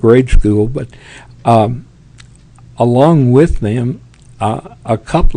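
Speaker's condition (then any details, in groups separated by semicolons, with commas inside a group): Parkinson's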